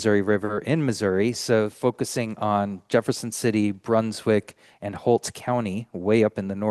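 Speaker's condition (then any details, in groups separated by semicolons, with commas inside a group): No condition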